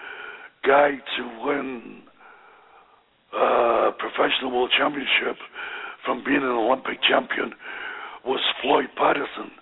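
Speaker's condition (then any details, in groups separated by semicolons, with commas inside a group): Voice box damage after neck operation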